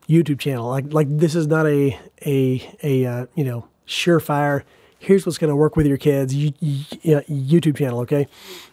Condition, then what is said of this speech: Stuttering. You know, I do stutter, you know, I can be, it can be awkward that way.